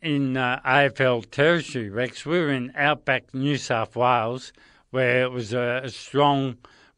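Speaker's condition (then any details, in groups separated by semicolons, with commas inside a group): Motor neurone disease; progressive, terminal, onset in hands, spread up arms and across back; about 2 years since first symptoms, diagnosed after months of tests, no treatment or cure; voice affected, speech noticeably changed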